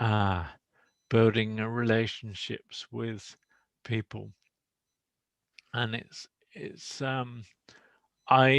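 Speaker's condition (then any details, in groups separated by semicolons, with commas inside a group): Motor neuron disease; speech a little slow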